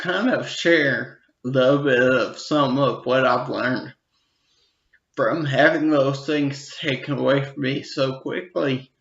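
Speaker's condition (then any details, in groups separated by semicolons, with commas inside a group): Non-traumatic brain injury (abscess)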